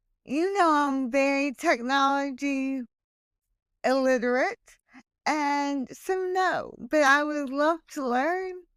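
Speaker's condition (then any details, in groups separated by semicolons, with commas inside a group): Hemiplegic cerebral palsy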